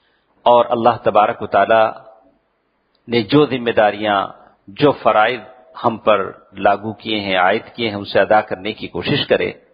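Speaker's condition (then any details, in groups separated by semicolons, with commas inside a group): No condition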